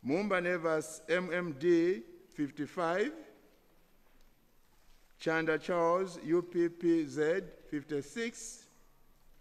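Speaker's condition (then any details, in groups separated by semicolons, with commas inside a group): No condition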